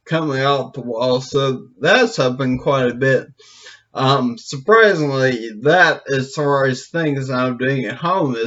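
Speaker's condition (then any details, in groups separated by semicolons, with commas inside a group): Brain injury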